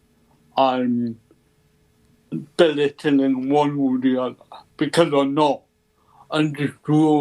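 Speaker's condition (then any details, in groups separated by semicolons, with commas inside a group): Cerebral palsy; ataxic type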